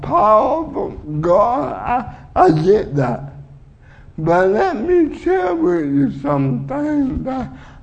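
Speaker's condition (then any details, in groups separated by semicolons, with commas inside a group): Cerebral palsy; uses wheelchair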